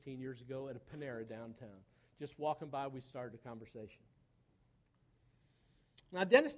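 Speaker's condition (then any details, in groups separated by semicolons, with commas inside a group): No condition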